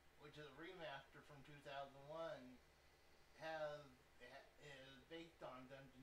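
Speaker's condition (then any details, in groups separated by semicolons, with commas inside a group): Cerebral palsy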